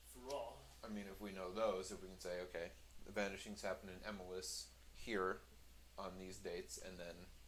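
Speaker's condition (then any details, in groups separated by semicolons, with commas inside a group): No condition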